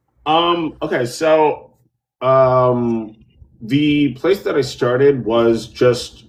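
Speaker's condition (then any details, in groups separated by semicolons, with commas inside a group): No condition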